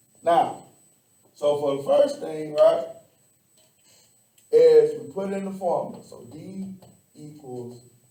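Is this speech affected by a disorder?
No.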